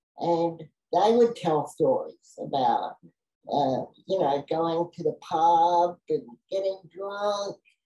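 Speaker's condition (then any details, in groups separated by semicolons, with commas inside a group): Cerebral palsy; diagnosed in childhood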